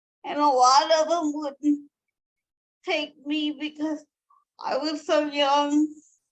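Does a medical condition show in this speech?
Yes: cerebral palsy; from birth, 42 surgeries; needs caregiver assistance.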